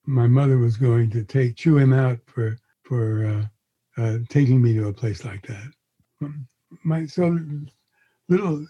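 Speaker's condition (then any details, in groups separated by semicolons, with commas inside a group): Parkinson's disease; chief symptom torpor, sluggishness, lethargy rather than shakes, exhaustion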